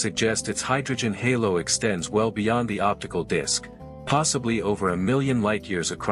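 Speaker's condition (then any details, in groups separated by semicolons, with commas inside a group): No condition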